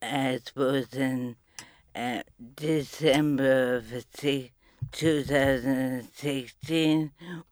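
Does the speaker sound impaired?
Yes: motor neurone disease; bulbar palsy form, slurring onset, diagnosed eight months later, myasthenia gravis excluded, limbs unaffected, independent; Velutech, breathing muscle relaxants, fasciculations, Nippy non-invasive ventilator, speech aids, speech and language therapist, tires easily; steadily worsening, weak tongue, voice, swallowing and breathing affected, aspiration risk, thinking intact.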